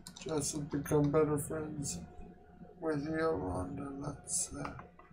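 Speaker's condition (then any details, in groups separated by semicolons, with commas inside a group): Quadriplegic cerebral palsy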